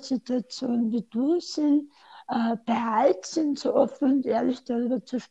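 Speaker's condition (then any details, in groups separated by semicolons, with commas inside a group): Tongue cancer surgery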